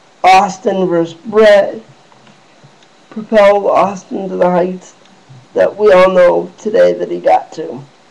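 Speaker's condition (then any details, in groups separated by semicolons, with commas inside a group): Cerebral palsy; lifelong, wheelchair user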